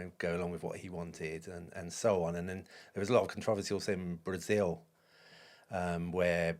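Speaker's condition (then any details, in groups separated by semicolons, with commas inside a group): No condition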